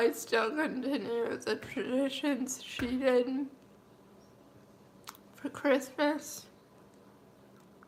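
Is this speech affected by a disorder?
Yes: cerebral palsy, mild.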